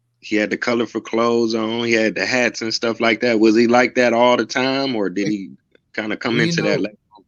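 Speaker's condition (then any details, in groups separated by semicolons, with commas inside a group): No condition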